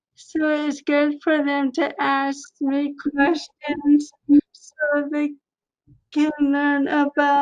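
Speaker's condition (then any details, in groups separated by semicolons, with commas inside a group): Cerebral palsy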